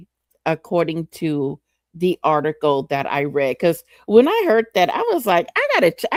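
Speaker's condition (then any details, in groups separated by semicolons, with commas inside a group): No condition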